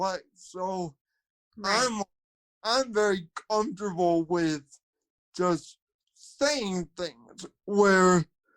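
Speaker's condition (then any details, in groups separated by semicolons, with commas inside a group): Cerebral palsy, spastic quadriplegia; speech affected, voice-to-text fails, can talk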